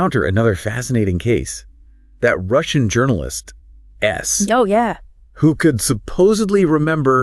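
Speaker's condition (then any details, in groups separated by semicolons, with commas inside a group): No condition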